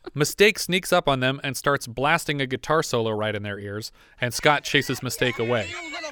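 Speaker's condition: No condition

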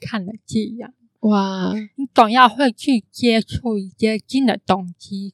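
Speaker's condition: Congenital hearing impairment; cannot hear clearly

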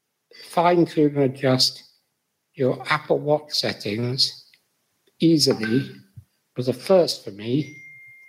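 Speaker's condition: Muscular dystrophy; uses Apple voice control and dictation, Apple Watch mirroring in iOS 16 for watch settings

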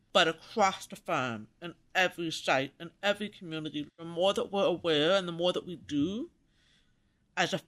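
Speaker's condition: Profound deafness, congenital rubella deafness; pulled out of class weekly for speech therapy in school

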